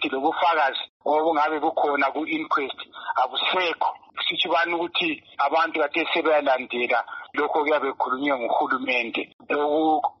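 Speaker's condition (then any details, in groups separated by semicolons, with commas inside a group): No condition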